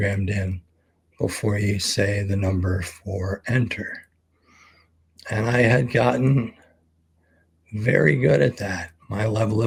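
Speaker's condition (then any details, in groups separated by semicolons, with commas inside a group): ALS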